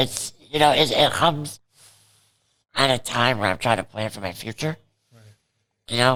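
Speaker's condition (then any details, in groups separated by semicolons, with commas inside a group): Cerebral palsy; present from birth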